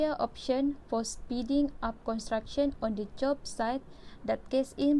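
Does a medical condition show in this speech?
No.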